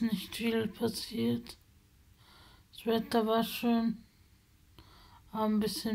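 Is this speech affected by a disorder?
Yes: spasticity from birth; multiple sclerosis.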